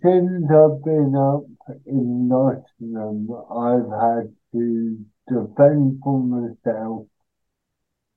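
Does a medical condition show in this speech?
Yes: cerebral palsy.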